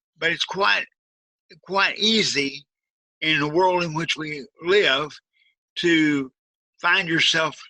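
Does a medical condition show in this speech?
Yes: cerebral palsy, severe; speech unaffected, clearly understood.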